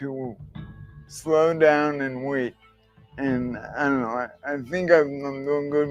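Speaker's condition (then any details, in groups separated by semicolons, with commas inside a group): Traumatic brain injury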